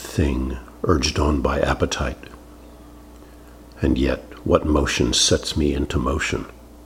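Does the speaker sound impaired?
No.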